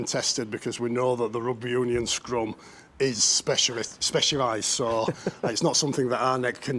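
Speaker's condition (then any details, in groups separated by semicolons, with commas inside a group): No condition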